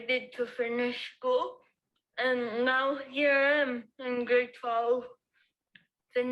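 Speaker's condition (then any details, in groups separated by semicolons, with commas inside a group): Cerebral palsy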